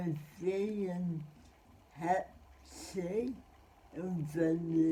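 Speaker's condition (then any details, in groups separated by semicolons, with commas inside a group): Cerebral palsy; spastic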